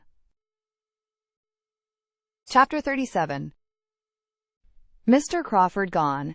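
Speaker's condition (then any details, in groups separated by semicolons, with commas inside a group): No condition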